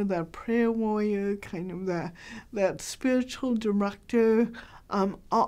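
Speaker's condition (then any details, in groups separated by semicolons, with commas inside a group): Cerebral palsy, mild; hard to understand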